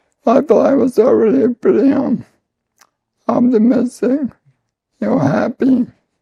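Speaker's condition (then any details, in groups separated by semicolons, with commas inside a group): ALS; slowly progressing form, arms, legs, voice, lungs affected; onset about 7.5 years ago, diagnosed 3-4 years ago; voice and lungs affected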